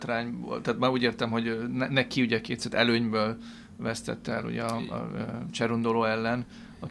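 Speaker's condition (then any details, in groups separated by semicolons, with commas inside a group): No condition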